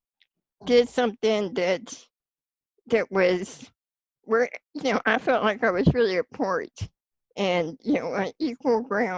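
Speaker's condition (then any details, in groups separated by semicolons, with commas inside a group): Spinal muscular atrophy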